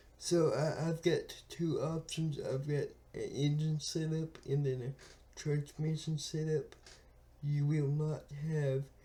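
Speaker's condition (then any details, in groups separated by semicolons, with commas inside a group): Cerebral palsy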